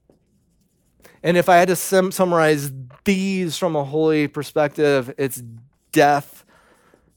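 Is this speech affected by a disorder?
Yes: stutter; stutter present from birth, unchanged despite repeated healing prayers ages 5 to 13; speech impediment still present, preaches to thousands; stutters when speaking; here repeated sounds, prolonged sounds, blocks.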